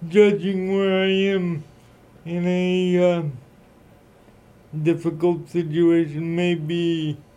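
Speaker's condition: Cerebral palsy

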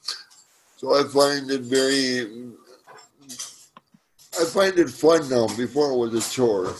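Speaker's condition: Spastic cerebral palsy; from birth, stiff legs hard to bend, left side mostly affected, wheelchair user, hand-eye coordination problem; speech affected, improved by regular podcast talking, speaking easier than at first

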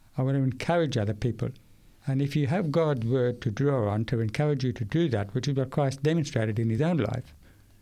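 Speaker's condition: Profound deafness; profound deafness acquired at age 8 after language acquisition, not born deaf; speaks orally, language acquired before hearing loss

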